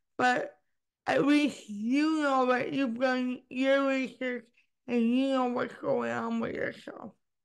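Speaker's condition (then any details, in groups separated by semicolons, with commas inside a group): Cerebral palsy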